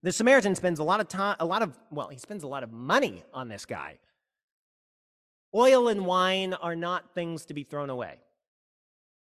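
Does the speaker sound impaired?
No.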